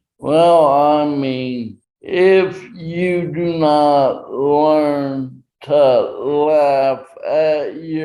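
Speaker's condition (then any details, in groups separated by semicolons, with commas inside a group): Traumatic brain injury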